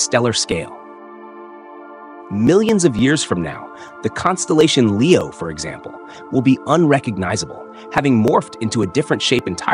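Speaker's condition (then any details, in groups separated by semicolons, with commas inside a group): No condition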